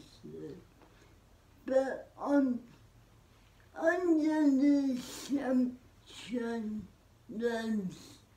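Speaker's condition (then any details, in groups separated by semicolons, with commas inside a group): Cerebral palsy; spastic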